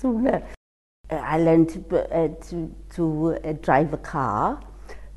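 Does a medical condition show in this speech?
Yes: cerebral palsy.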